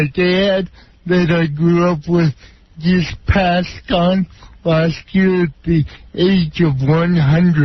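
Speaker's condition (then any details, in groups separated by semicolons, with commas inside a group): Cerebral palsy; walks with walker; speech impaired, speaks very slowly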